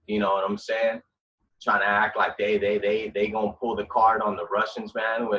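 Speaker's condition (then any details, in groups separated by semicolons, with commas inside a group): No condition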